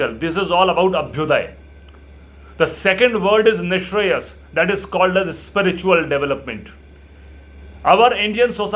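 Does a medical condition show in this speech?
No.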